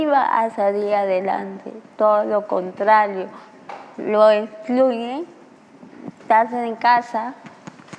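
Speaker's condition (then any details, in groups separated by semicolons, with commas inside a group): Cerebral palsy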